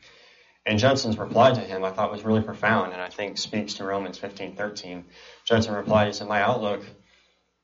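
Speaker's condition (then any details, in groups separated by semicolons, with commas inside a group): Cleft palate and cleft lip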